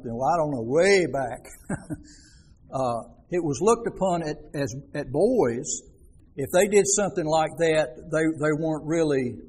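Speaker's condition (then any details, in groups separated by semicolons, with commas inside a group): No condition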